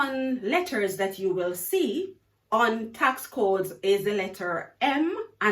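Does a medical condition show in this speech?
No.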